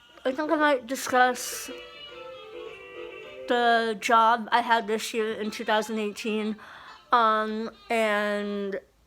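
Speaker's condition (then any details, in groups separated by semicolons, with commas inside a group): Moebius syndrome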